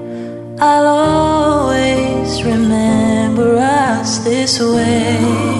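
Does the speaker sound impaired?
No.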